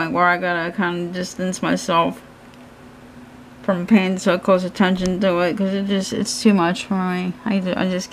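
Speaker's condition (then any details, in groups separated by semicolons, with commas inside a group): Cerebral palsy; hands affected, shaking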